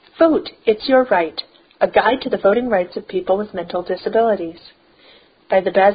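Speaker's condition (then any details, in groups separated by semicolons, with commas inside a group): No condition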